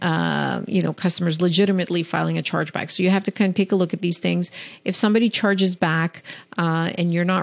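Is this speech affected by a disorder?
No.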